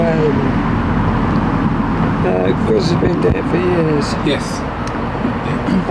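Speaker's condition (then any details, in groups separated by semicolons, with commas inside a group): Motor neurone disease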